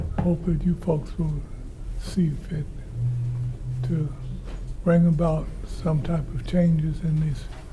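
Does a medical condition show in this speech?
Yes: Parkinson's; has caregiver; voice soft at times, sometimes unable to finish.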